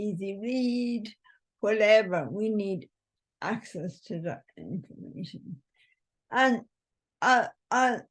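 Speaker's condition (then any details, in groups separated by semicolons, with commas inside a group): Cerebral palsy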